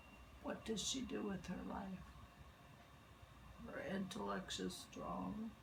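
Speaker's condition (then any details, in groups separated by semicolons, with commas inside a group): Multiple sclerosis; legs and arms affected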